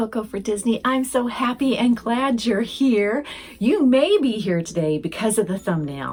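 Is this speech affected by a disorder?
No.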